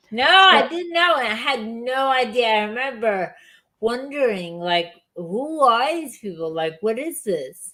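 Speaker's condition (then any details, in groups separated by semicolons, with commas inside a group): Chronic lyme disease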